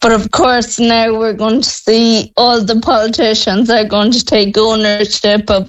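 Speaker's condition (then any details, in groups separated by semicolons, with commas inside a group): Friedreich's ataxia; onset at age 12, walking aid within a year, wheelchair for long distances within 4 years, wheelchair bound by school end; Sky Claris drug from Biogen newly approved for HSE reimbursement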